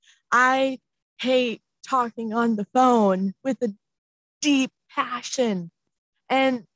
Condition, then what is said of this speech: Stuttering. If it's making the announcements in front of the church and Facebook Live and you are stuttering so bad on disaffiliation.